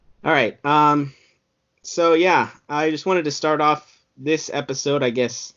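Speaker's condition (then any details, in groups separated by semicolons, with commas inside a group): No condition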